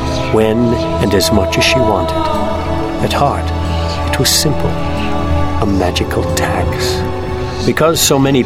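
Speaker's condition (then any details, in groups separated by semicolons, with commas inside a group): No condition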